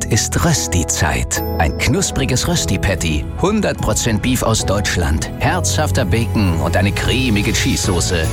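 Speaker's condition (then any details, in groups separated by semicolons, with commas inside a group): No condition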